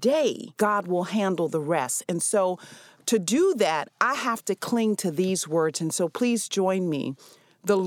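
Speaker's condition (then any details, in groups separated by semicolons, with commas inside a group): No condition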